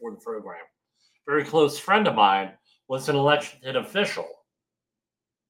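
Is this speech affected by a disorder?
Yes: bilateral cleft lip and palate; speech once unintelligible.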